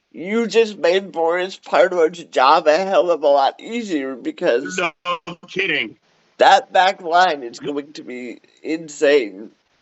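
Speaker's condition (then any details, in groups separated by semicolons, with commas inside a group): Cerebral palsy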